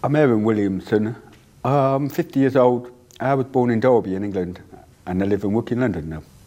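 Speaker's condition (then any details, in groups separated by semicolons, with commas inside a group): Deafness; cannot hear own voice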